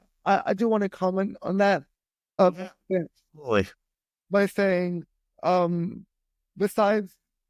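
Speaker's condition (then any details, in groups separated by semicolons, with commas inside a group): Spastic quadriplegic cerebral palsy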